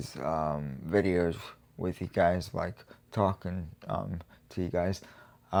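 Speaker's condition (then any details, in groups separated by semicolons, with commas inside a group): Cerebral palsy; quadriplegic, uses wheelchair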